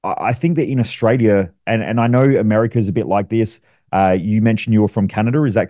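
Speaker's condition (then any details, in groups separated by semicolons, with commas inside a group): No condition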